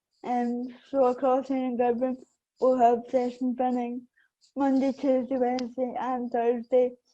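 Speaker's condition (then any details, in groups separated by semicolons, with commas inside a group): Cerebral palsy; affects balance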